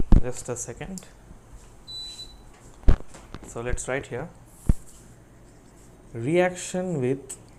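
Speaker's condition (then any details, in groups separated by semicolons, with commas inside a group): No condition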